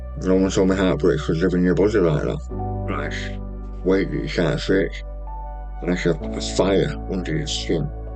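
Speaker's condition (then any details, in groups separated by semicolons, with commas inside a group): Stage 4 tongue cancer, hemiglossectomy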